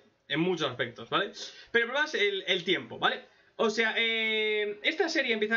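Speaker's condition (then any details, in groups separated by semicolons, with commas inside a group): No condition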